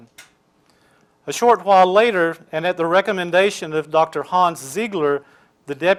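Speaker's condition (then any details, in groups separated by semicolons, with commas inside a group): No condition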